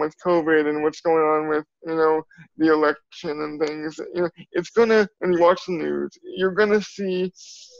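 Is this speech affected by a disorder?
Yes: cerebral palsy; from birth.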